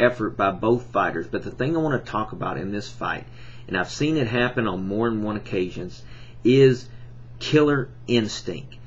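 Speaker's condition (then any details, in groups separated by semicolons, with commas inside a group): No condition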